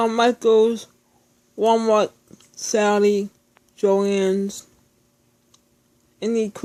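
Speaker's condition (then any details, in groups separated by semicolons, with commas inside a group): Speech impairment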